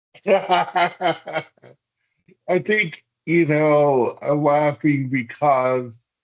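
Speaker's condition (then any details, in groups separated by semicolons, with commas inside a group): Cerebral palsy; hamstring releases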